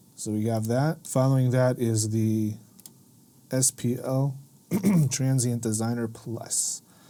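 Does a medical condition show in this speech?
No.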